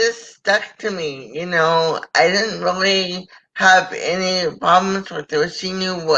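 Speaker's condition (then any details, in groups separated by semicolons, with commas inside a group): Cerebral palsy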